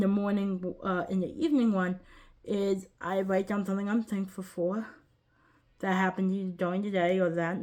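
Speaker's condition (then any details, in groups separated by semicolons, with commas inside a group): Cerebral palsy, quadriplegic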